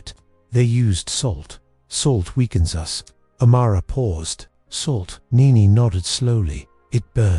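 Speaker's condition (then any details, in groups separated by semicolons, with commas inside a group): No condition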